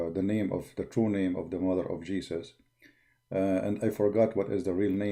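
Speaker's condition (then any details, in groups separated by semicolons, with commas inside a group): No condition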